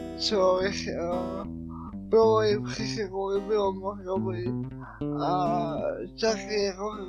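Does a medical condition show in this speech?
Yes: cerebral palsy.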